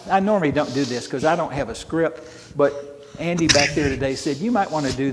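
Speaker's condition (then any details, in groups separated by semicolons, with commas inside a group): No condition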